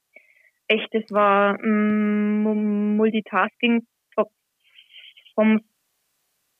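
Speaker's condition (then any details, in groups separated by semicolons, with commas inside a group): Stuttering; covert stuttering, noticed around age 10, hidden until age 21; no longer hiding stuttering, regularly reads gospel or epistle aloud as church lector; reading aloud not stutter-free, anticipates problem words, once hid by word switching and fillers, avoided t-words at school; repeated sounds, prolonged sounds, blocks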